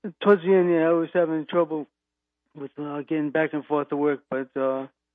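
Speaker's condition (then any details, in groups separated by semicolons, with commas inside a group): Parkinson's disease; diagnosed about 8 years ago, onset with stutter step gait and core body weakness; advanced, about 8 years since diagnosis, standard medications, vitamins, energy good, still driving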